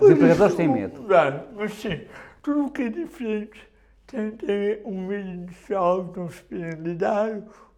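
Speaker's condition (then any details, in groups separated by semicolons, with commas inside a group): Cerebral palsy; voice may sound strange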